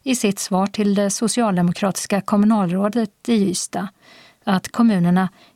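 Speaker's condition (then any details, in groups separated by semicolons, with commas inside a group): No condition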